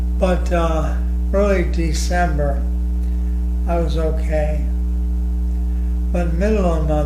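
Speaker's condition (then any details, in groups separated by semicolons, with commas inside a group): ALS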